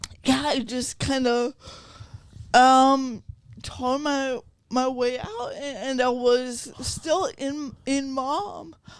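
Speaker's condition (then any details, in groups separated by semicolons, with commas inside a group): Cerebral palsy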